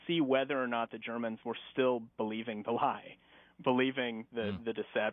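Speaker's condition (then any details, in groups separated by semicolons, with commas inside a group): No condition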